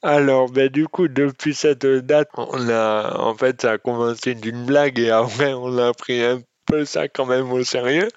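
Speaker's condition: Dystonia; congenital

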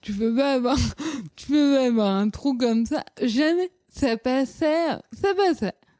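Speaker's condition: Cerebral palsy; childhood speech

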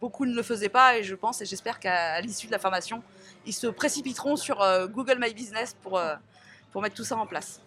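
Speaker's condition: No condition

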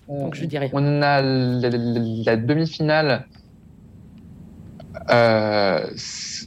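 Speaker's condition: Stuttering; stuttering of neurological origin, not due to stress or shyness, described by interviewer as fairly strong; still stutters, accepts it, sees no way to change it; describes stuttering generally as blocks, repetitions, sometimes associated movements, accentuated by certain factors; repeated sounds, prolonged sounds

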